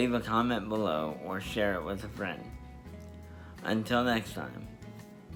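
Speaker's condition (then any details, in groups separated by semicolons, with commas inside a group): Spastic diplegia cerebral palsy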